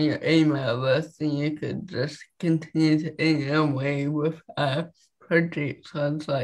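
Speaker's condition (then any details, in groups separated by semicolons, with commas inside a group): Cerebral palsy; walks, no wheelchair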